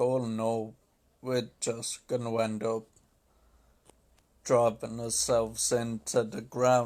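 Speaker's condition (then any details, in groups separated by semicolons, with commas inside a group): Multiple sclerosis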